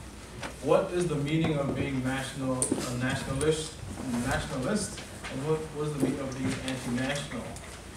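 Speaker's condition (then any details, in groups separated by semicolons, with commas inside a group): No condition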